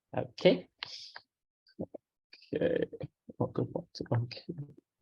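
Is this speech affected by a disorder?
No.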